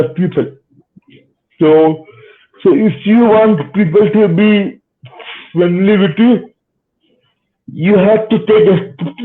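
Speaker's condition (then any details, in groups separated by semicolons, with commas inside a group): Cerebral palsy; spastic type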